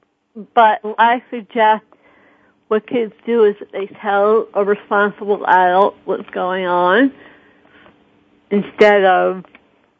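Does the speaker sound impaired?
Yes: cerebral palsy; speech mimicked and laughed at by a teacher in school.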